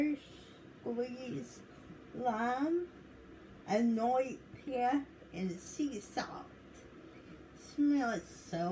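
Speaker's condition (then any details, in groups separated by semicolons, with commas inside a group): Cerebral palsy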